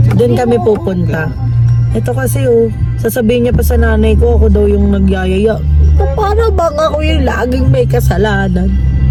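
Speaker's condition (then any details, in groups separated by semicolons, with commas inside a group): No condition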